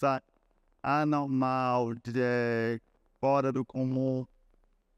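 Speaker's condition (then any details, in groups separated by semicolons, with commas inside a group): Cerebral palsy; relearned talking after onset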